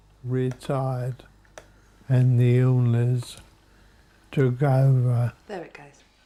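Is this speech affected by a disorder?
Yes: motor neurone disease; uses wheelchair, needs transfer help.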